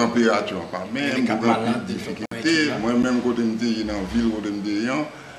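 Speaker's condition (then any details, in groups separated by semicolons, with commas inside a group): No condition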